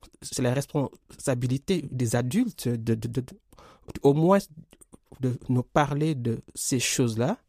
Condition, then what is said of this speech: Stuttering. Alors je suis professeur qui bégaye, chercheur aussi et voilà, je pense que...